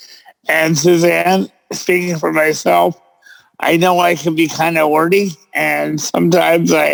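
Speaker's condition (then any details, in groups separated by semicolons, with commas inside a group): Cerebral palsy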